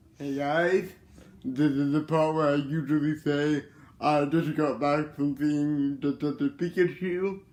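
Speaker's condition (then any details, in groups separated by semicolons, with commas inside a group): Cerebral palsy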